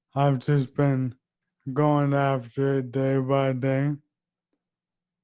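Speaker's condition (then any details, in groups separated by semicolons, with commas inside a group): ALS; leg onset, speech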